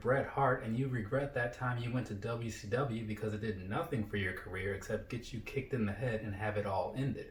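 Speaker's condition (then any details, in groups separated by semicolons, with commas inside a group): No condition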